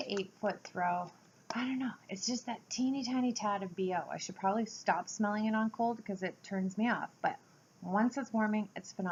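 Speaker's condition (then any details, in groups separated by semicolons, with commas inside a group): No condition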